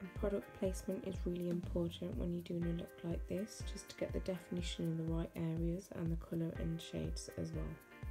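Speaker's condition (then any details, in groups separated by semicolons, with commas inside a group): No condition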